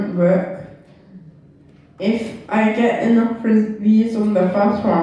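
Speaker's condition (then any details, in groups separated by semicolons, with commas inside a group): Cerebral palsy; left side weaker; hand tires quickly, uses voice dictation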